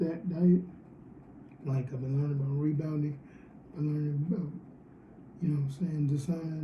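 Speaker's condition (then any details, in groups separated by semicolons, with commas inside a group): Cerebral palsy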